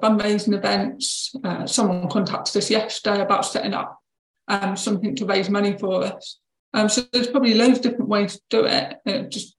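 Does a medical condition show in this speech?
Yes: deafness with cochlear implant; profound deafness, cochlear implant with electrode inside cochlea, worn behind ear, uses BSL; implant sound now natural after rehab, still cannot understand speech, lip reads, cannot hear whistle.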